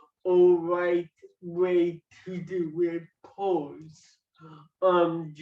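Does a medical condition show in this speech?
Yes: cerebral palsy.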